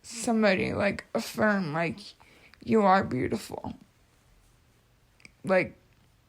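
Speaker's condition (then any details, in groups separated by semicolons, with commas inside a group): Cerebral palsy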